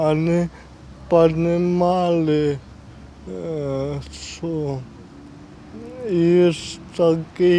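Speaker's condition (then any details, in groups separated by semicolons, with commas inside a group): Cerebral palsy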